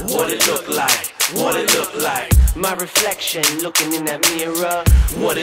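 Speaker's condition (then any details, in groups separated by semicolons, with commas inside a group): No condition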